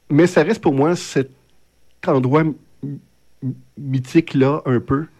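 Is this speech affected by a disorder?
Yes: stuttering; lifelong stuttering, genetic component stated, psychological and physiological wall to cross each time to speak; often unable to get words out when speaking; here prolonged sounds.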